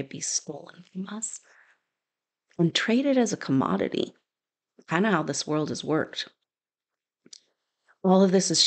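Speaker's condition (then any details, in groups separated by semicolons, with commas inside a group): No condition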